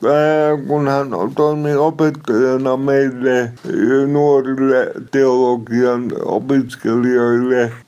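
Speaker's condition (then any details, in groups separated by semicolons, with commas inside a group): Cerebral palsy; from birth, hypoxia when stuck on mother's tailbone during delivery, mainly mobility impairment, limits movement, speech; Nigerian assistant acts as hands for 7 years, turns book pages, helps make sign of cross; somewhat unclear, self-described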